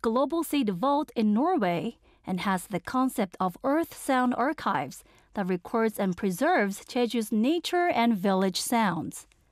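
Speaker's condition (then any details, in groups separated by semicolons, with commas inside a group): No condition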